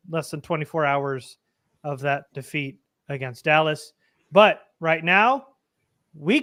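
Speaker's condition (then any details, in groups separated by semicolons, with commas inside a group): No condition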